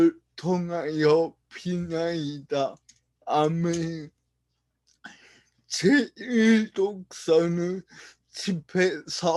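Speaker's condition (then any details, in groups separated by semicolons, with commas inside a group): Brain lesion disability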